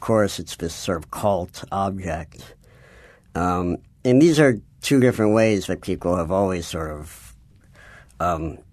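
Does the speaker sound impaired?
Yes: cleft palate.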